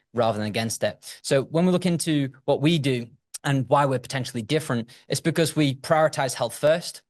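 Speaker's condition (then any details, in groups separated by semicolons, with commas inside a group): No condition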